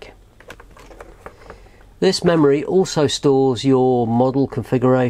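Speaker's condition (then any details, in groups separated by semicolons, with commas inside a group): No condition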